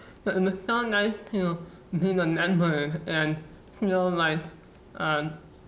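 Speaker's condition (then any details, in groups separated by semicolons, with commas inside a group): Muscular dystrophy; cannot drive, has used joystick-controlled car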